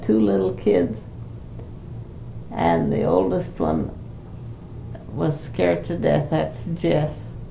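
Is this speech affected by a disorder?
Yes: Parkinson's disease; cannot live alone.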